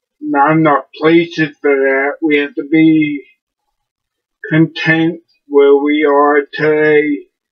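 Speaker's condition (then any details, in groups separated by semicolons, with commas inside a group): Cerebellar ataxia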